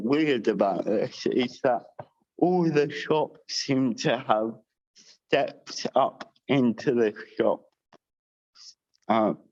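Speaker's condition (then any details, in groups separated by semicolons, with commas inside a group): Cerebral palsy with dysarthria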